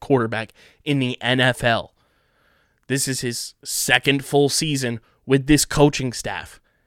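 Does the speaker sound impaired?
No.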